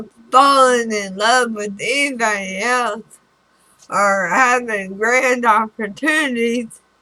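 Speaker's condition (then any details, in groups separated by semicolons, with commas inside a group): Throat cancer radiation damage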